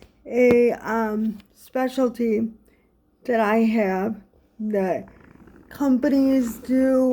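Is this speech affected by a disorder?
Yes: cerebral palsy.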